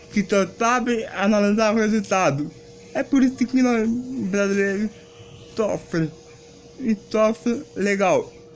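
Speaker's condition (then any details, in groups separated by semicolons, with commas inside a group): Cerebral palsy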